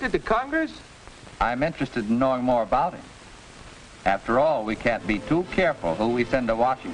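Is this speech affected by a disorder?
No.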